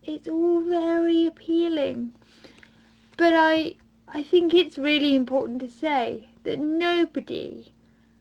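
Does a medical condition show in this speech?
Yes: mild cerebral palsy; since birth, hands and arms, notable arm tremors, poor coordination, writing difficult, can walk.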